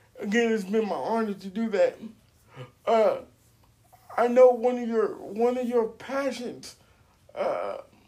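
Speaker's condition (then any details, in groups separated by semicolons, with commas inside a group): Cerebral palsy; uses wheelchair, age 42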